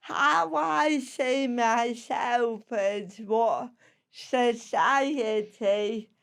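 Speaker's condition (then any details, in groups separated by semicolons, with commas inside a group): Cerebral palsy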